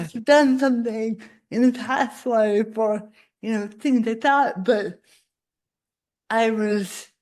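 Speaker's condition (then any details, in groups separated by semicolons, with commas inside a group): Cerebral palsy; spasticity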